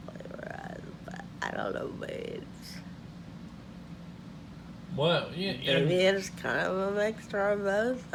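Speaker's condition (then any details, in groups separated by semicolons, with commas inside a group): Friedreich ataxia, severe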